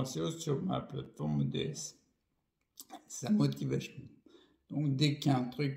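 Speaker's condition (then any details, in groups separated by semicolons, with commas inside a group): Primary progressive multiple sclerosis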